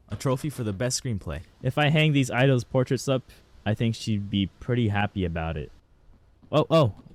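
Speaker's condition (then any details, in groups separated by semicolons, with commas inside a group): No condition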